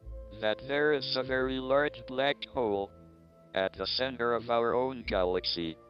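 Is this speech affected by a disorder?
Yes: ALS, through a speech-generating device; motor neuron disease.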